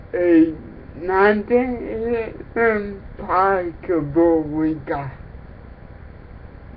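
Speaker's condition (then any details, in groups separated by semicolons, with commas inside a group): Cerebral palsy; affects speech, talks differently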